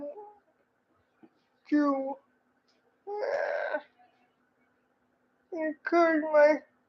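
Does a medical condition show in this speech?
Yes: cerebral palsy.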